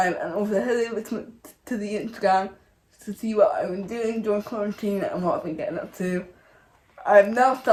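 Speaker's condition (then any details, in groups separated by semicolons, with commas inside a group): Cerebral palsy and dystonia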